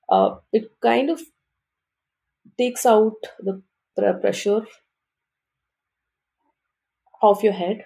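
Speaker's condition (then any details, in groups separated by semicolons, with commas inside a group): Stuttering; stuttering since about age 3, grew up in India speaking Telugu, English and Hindi; blocks and pauses, hard syllables and phonics trigger blocks, nervous in groups; repeated sounds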